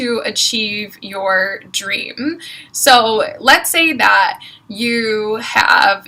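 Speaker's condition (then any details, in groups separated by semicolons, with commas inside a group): No condition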